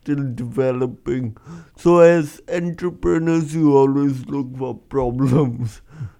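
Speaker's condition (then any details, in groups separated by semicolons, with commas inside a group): Cerebral palsy; congenital, breech vaginal birth instead of recommended c-section, head stuck 90 seconds, oxygen loss; could not speak properly as child, now speaks publicly as motivational speaker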